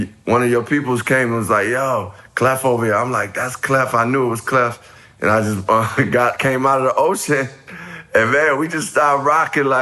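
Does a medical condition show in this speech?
No.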